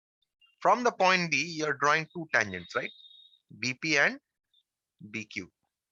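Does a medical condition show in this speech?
No.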